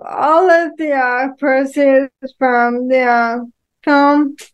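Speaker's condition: ALS; ALS diagnosed at age 33, quick early progression, cane within four months, later walker; almost a decade since diagnosis, still rides recumbent trike

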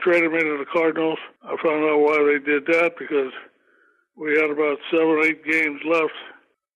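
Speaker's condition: Parkinson's

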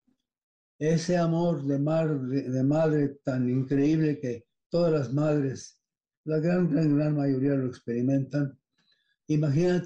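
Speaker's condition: Parkinson's disease; onset 12 to almost 13 years ago

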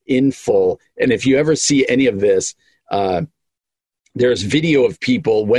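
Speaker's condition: No condition

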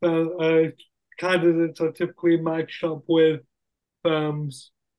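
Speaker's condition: Cerebral palsy; wheelchair user

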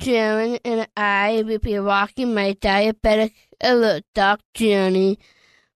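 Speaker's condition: Down syndrome; age 24

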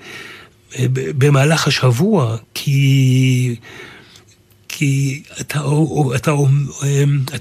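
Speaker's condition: Aphasia; writing and speaking both a struggle

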